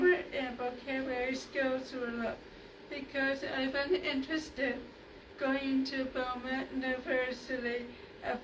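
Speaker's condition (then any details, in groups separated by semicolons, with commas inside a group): Cerebral palsy; physical disability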